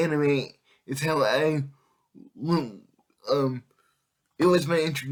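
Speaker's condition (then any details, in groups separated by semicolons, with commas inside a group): Cerebral palsy; affects all muscles; able to speak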